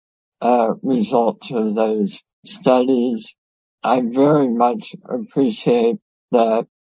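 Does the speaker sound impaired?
Yes: head and neck cancer; five-time survivor, surgery, radiation, years of toxic chemotherapy, about 2.5 years intense treatment; no evidence of disease for years, severe dysphagia, no normal meal for years; severe dysphagia from surgery, radiation and chemotherapy effects.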